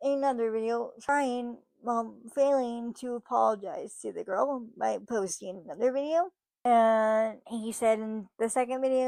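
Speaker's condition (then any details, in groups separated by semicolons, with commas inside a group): Cerebral palsy, spastic; from birth, muscle spasms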